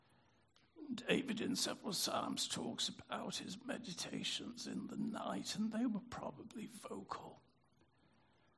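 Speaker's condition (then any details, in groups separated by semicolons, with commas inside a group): Spasmodic dysphonia; teaching style changed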